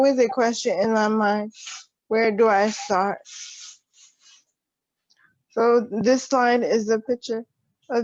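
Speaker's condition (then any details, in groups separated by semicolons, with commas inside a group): Cerebral palsy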